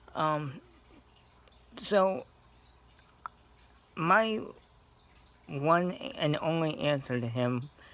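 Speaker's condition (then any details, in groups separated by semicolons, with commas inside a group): Cerebral palsy; scoliosis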